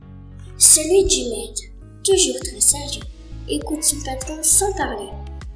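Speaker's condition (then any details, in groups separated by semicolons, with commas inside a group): No condition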